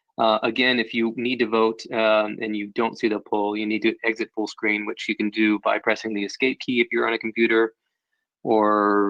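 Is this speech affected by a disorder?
No.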